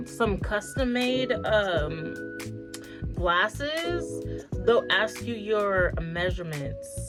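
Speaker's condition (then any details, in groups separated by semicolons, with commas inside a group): No condition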